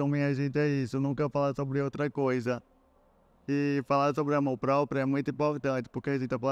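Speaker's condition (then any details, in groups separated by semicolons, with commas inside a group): Cerebral palsy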